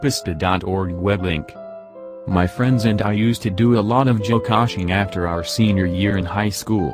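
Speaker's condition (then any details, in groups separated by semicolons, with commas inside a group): No condition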